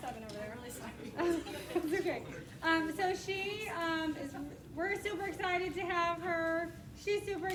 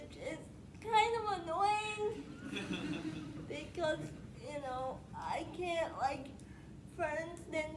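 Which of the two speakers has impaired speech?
The second: spastic quadriplegic cerebral palsy; periventricular leukomalacia, hip surgery, tendon release, spinal rods, baclofen pump; does not walk, baclofen pump, physical therapy.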